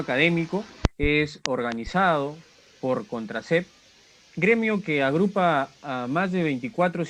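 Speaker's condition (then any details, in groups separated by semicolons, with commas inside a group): No condition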